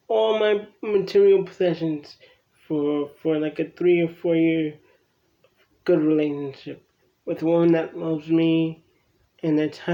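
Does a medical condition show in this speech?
Yes: cerebral palsy; from birth.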